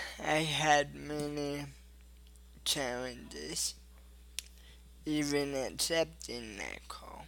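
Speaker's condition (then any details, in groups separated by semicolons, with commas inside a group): Cerebral palsy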